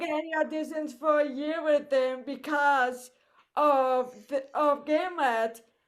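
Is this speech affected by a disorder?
Yes: cerebral palsy; voice affected.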